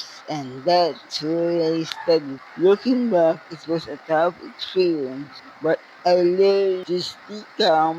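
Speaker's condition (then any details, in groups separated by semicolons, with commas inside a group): Cerebral palsy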